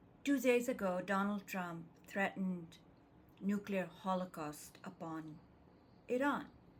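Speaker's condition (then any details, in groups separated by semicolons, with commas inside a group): No condition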